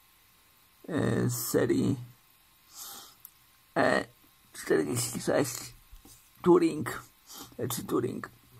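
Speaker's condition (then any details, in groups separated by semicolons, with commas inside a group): Cerebral palsy; uses wheelchair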